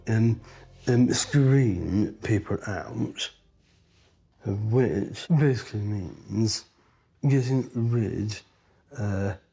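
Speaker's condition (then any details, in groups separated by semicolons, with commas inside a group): Down syndrome; age 38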